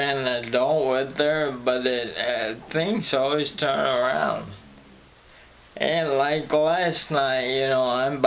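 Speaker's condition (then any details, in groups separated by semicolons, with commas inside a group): Friedreich's ataxia; voice crackles when stressed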